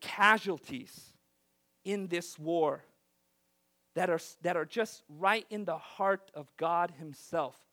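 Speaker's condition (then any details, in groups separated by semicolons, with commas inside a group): No condition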